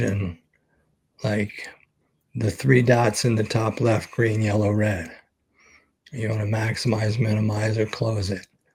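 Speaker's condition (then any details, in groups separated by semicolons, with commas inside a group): ALS; expects to lose voice very soon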